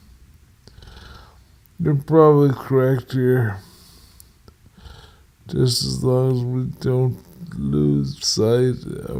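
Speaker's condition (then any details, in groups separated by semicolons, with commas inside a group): Multiple sclerosis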